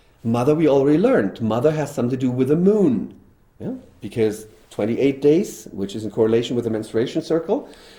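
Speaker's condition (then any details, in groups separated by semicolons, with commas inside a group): No condition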